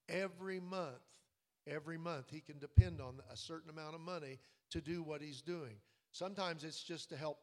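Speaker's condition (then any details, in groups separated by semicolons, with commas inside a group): No condition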